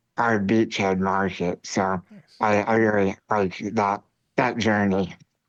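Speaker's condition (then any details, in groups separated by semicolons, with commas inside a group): Spinal muscular atrophy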